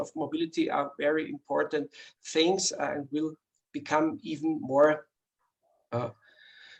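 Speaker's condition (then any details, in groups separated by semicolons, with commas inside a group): No condition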